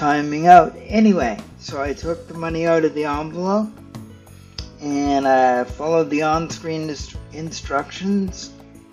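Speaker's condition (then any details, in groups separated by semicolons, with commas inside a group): Cerebral palsy; stiff muscles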